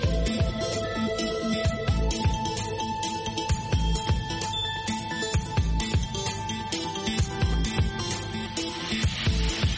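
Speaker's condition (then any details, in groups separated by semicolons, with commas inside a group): No condition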